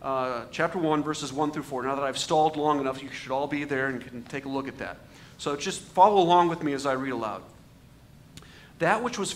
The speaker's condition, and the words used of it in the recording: None; typical speech.